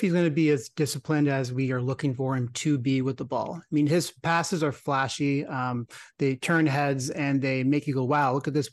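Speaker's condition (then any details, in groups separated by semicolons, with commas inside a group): No condition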